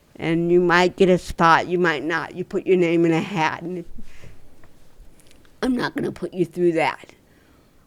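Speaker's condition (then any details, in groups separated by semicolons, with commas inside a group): Cerebral palsy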